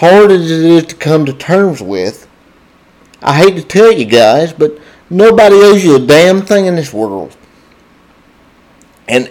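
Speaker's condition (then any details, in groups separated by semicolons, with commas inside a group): Cerebral palsy, spastic diplegia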